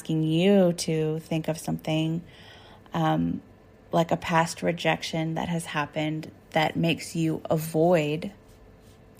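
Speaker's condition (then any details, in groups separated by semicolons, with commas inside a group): No condition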